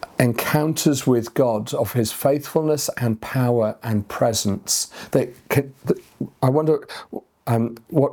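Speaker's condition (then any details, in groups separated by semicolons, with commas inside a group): Stutter; criticized by others when taking on pastor team leader role; repeated sounds, blocks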